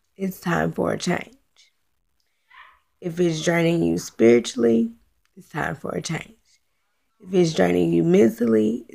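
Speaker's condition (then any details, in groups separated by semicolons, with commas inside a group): Cerebral palsy, spastic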